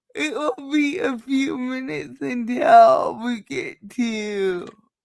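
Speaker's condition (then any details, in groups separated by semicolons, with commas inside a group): Cerebral palsy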